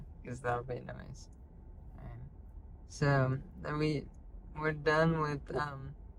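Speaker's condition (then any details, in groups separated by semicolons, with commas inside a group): Traumatic brain injury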